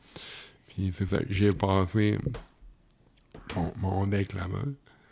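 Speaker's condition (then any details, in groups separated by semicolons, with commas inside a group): Cerebral palsy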